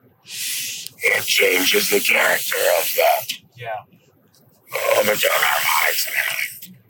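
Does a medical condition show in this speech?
Yes: laryngectomy; esophageal speech.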